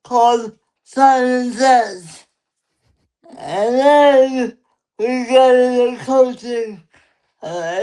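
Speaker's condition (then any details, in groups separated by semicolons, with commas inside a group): Cerebral palsy; lifelong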